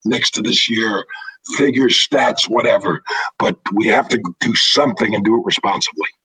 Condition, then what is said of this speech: Throat cancer. And he literally gave me back a voice for Bryce's bar mitzvah, and he promised me he would.